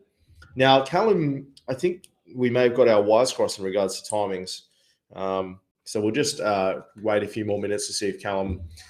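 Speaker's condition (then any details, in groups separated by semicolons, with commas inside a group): No condition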